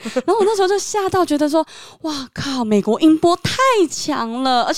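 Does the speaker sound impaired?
Yes: cleft lip and palate, submucous cleft palate.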